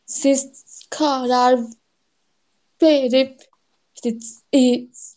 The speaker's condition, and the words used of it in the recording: Stuttering. Ve şu anda işte çok fazla ke kekelesem de engellemiyor